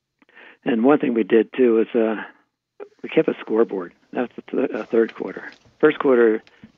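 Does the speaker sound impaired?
Yes: Parkinson's disease; right hand tremor at onset, slack face, practices smiling, suspected cause fertilizer fumes, Magic Marker xylene.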